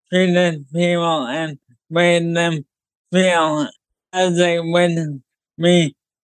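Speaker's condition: ALS; ALS diagnosed about 9 months ago, motor neurons dying, muscles failing, total paralysis expected; progressed, hard to move arms and fingers, forced to retire at 29 by physical limitations; hard to talk clearly

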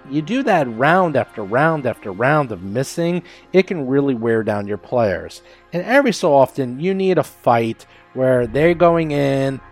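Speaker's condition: No condition

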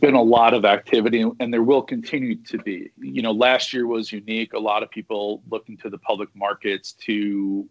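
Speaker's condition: No condition

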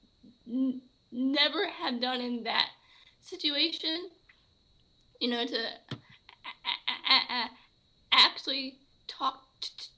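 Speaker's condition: Stuttering; stuttered a lot while talking to coffee shop staff; blocks

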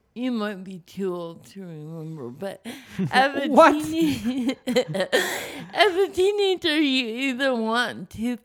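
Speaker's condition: Cerebral palsy; cerebral palsy affects speech, voice sounds different, speaking is hard

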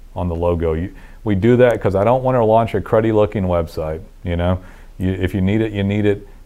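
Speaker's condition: No condition

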